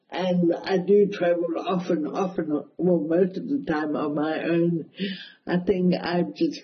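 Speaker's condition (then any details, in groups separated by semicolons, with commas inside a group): Cerebral palsy, mild; speech affected a bit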